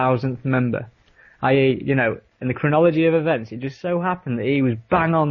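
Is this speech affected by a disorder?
No.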